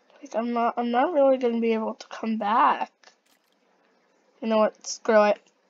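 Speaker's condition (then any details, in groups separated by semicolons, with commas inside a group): No condition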